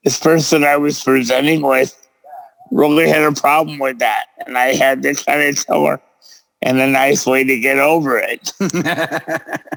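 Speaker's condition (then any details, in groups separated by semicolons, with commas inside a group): Cerebral palsy; present since birth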